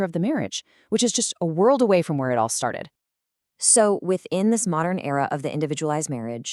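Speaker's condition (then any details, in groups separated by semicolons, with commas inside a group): No condition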